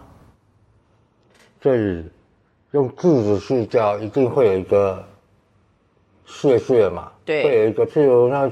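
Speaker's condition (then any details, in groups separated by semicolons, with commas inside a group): Tongue cancer surgery, partial glossectomy with tongue flap; tongue cancer at 50, stage 2, oral chemotherapy, recurrence, two thirds right tongue removed; eating and speaking affected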